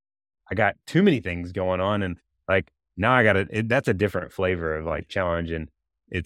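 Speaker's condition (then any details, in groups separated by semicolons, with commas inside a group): No condition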